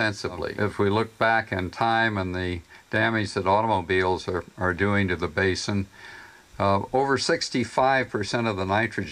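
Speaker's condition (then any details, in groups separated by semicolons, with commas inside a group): No condition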